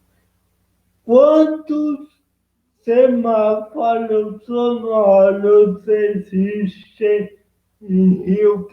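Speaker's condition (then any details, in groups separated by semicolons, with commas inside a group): Cerebral palsy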